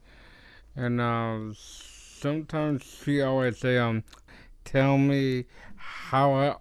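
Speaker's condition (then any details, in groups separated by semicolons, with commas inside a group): Down syndrome; known before age three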